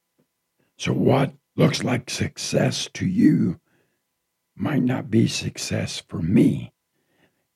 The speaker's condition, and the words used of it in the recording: Laryngectomy. I explained to you how cancer took half of my voice box.